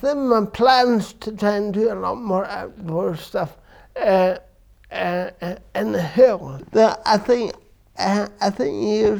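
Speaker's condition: Cerebral palsy; from birth; affects verbal speech

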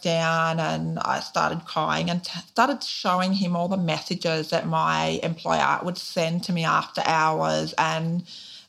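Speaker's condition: Deafness, profound; born deaf

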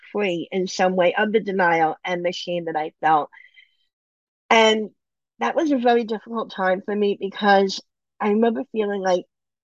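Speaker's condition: Bilateral cleft lip and palate; congenital, about 20 surgeries from 3 months to mid-20s, two upper jaw bone grafts, skin grafts, plastic surgery; surgeries needed to function normally with eating, speaking, drinking

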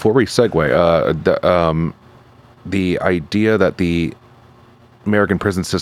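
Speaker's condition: No condition

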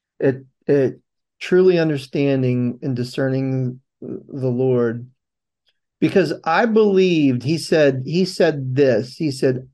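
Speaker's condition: No condition

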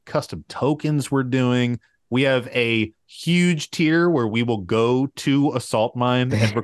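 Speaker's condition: No condition

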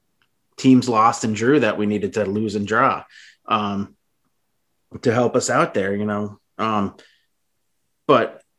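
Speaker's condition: No condition

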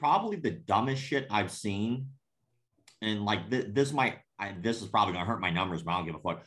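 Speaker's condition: Cleft palate; congenital cleft palate

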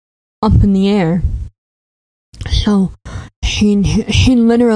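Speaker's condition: Cleft palate; congenital, affected ears, teeth and nose, 5 or 6 ear tubes for lifelong chronic ear infections; predicted at birth mute or severely impeded, speech classes once or twice weekly through elementary school

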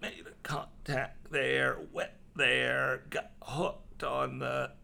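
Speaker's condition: Voice disorder; about nine years before recording

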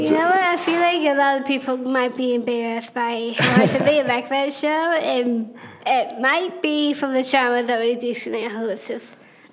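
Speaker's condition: Down syndrome; congenital

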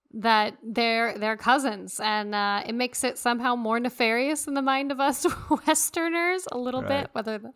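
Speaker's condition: No condition

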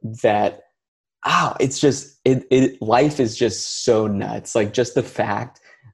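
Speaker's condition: Stuttering, mild; onset age three, childhood word switching, no school therapy, two-week intensive fluency shaping, basal ganglia timing; still stutters, slight stutter, still works at speech, much easier than before; feared sounds k, speaking more difficult; repeated sounds, prolonged sounds

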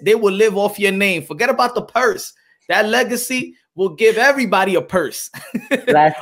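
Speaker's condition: No condition

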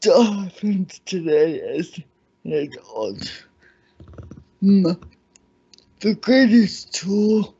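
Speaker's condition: Cerebral palsy; cerebral palsy since childhood

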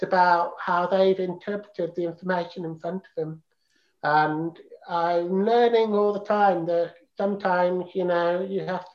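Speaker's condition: Profound deafness; congenital

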